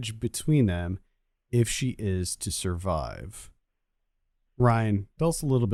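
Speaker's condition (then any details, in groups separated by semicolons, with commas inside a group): No condition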